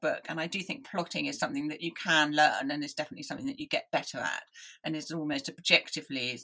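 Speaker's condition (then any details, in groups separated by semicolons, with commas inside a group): Deafness; deaf from early age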